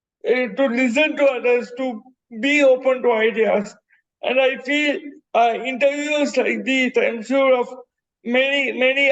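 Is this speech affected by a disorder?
Yes: cerebral palsy.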